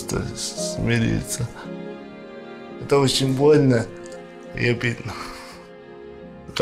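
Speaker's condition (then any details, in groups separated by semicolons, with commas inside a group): Cerebral palsy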